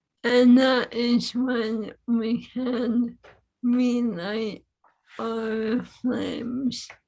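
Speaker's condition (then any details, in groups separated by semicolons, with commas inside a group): ALS; swallowing lost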